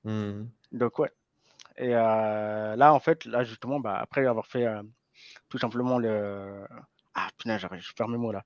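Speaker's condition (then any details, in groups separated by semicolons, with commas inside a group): Hearing impairment from birth; congenital hearing loss, diagnosed around age 4, lip reading since birth, school to learn spoken French; degenerative hearing loss, may get worse; learned to speak at age 4, slight effect on speech noticeable now and then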